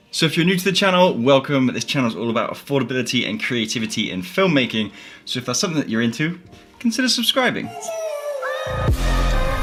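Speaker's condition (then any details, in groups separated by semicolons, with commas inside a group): No condition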